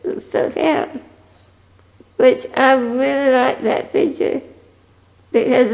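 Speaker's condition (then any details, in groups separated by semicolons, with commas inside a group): Spinal muscular atrophy type 2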